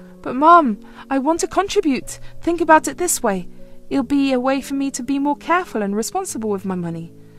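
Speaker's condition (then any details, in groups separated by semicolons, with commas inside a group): No condition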